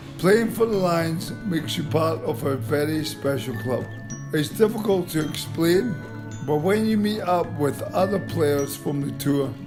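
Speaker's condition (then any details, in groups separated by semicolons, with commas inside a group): Motor neurone disease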